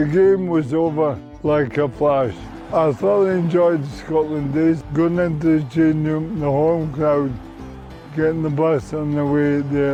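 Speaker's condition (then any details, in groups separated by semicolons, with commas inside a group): Motor neuron disease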